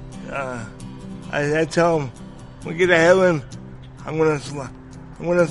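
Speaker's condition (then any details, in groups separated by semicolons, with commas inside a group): Cerebral palsy; from birth, umbilical cord around neck cut oxygen to brain, wheelchair user all life; manner may confuse listeners, per pastor introducing clip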